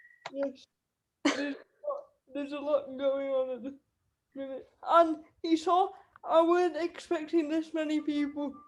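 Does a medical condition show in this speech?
Yes: cerebral palsy; wheelchair user.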